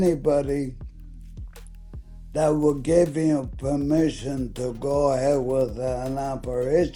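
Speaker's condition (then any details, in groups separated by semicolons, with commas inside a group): ALS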